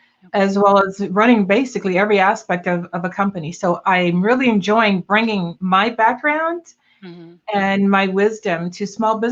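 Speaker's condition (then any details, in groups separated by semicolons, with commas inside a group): No condition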